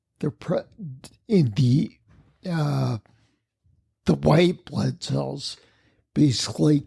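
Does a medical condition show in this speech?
Yes: spinocerebellar ataxia.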